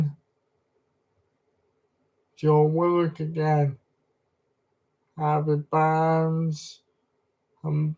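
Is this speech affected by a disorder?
Yes: cerebral palsy.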